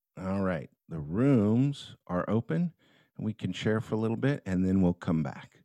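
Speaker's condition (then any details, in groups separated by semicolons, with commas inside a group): No condition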